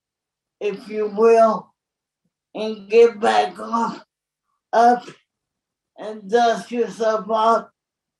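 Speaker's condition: Cerebral palsy; born very premature

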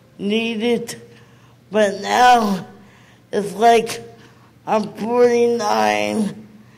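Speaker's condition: Cerebral palsy; never received needed therapy

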